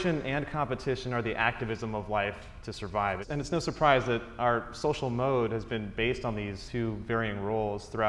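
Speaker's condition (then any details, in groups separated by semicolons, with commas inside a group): No condition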